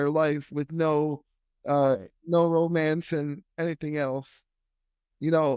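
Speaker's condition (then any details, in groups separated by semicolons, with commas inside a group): Spastic quadriplegic cerebral palsy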